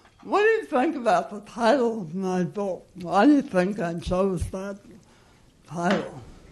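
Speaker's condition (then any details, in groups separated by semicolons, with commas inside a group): Cerebral palsy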